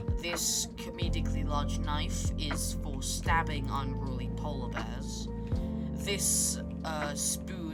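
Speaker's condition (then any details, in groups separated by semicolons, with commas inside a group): No condition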